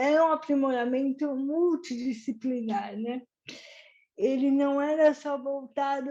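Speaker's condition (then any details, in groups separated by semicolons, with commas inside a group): Cerebral palsy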